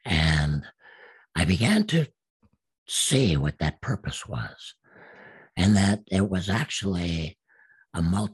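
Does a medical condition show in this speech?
Yes: absent vocal cords; from gunshot through neck, confirmed on repeated exams, speech therapist saw no hope; self-taught speech over about ten years, sounds made first then shaped by mouth, slight hoarseness, unique voice.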